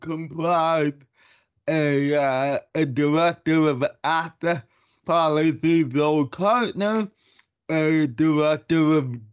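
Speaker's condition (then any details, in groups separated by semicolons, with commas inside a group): Cerebral palsy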